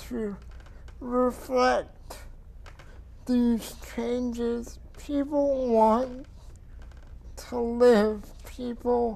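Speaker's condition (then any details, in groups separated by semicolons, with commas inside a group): Cerebral palsy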